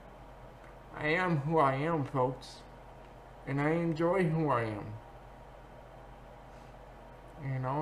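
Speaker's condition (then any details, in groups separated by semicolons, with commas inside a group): Cerebral palsy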